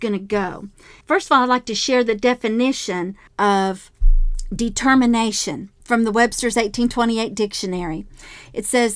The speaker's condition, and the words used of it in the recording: No condition.